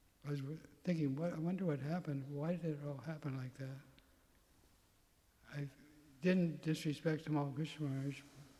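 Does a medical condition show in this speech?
Yes: Parkinson's; tremor.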